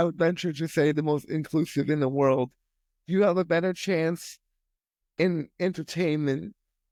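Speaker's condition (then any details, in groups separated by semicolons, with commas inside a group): Spastic quadriplegic cerebral palsy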